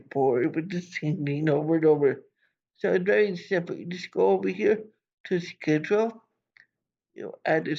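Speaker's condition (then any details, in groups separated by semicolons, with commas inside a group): Cerebral palsy; from birth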